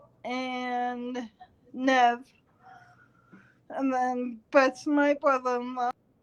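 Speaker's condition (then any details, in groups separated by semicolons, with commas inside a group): Cerebral palsy; since birth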